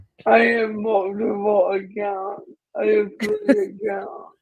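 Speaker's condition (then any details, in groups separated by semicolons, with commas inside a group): Cerebral palsy; cerebral palsy affects how she talks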